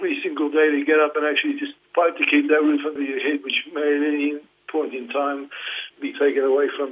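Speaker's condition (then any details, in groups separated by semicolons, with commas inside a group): Parkinson's; diagnosed 2019, led to retirement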